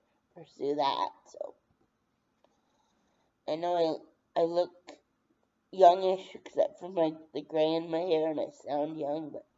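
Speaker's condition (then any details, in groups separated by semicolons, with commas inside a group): Brain injury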